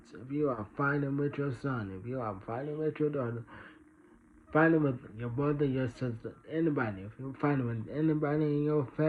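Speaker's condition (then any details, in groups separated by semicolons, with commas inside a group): Traumatic brain injury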